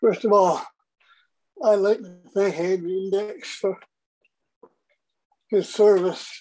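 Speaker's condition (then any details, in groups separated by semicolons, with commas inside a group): Parkinson's disease; young onset, diagnosed at 37 after about 5 years of noticed symptoms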